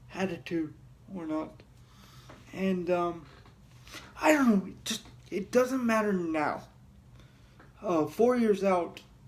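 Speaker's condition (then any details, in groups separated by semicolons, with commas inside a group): Cerebral palsy; heavily altered breathing patterns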